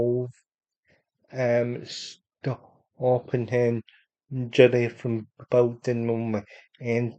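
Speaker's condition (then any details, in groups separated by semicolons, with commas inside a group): Cerebral palsy; unable to walk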